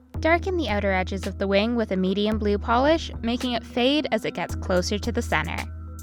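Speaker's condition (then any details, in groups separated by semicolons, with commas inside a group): No condition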